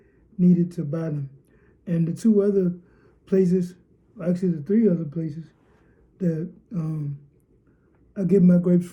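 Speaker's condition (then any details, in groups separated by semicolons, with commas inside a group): Cerebral palsy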